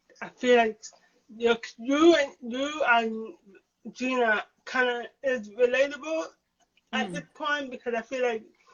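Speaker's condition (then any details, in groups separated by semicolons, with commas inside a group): Cerebral palsy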